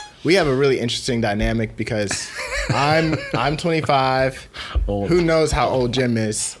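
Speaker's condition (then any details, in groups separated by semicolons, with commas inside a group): No condition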